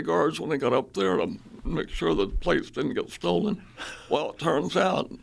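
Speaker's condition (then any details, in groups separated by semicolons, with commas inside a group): Spasmodic dysphonia; involuntary laryngeal muscle spasms, cause unknown; about 15 years since onset, botox into vocal cords six-monthly; voice breaks, strained, strangled, breathy after botox, tightens before injection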